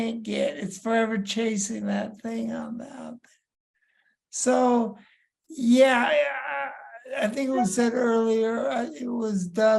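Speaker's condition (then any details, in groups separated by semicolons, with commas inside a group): Parkinson's; deep brain stimulation, surgery four years after diagnosis; on dopamine agonist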